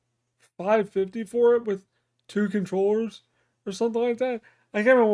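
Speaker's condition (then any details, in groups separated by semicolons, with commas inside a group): Cerebral palsy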